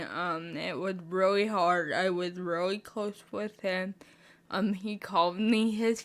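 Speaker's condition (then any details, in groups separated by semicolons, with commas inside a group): Spastic cerebral palsy, mixed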